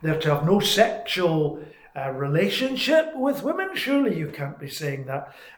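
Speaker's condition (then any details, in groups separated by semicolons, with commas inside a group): No condition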